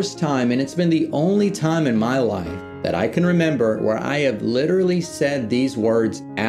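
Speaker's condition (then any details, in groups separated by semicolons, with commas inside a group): No condition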